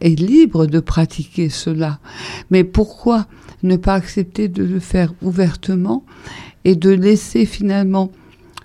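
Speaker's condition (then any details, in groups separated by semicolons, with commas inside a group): ALS (Charcot's disease); advanced, increasing oxygen use, lies down a lot, muscle pain, constant contractures; breathing difficulties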